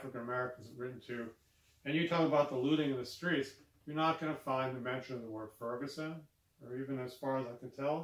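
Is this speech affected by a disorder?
No.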